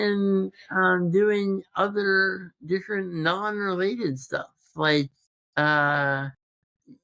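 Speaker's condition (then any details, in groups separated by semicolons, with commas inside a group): Congenital muscular dystrophy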